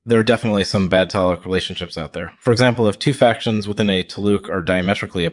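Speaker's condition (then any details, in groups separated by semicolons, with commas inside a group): No condition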